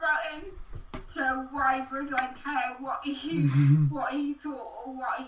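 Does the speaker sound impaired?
Yes: cerebral palsy; visible as soon as walking into a room.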